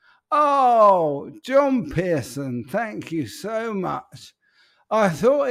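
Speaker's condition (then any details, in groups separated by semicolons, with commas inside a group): ALS; voice may sound peculiar tonight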